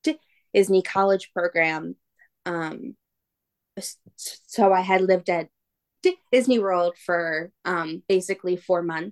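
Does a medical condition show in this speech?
Yes: stutter; stutter since childhood, brother also stutters, speech therapy from early age throughout k-12 schooling; no adult speech therapy, wears Etsy lanyard badge saying please wait, i have a stutter; frequent filler word like; here repeated sounds, prolonged sounds, blocks.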